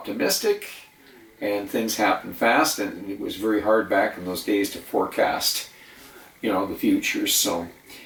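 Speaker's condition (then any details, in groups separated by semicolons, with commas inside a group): No condition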